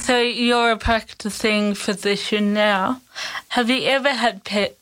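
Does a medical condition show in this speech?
Yes: cerebral palsy; present from birth.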